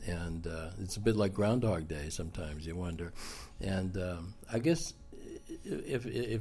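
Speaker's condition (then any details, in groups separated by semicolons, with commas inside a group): No condition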